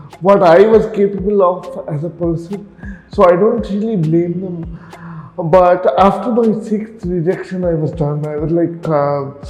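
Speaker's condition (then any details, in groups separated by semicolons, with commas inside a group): Cerebral palsy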